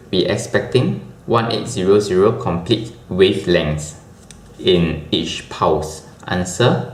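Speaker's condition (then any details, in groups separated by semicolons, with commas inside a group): No condition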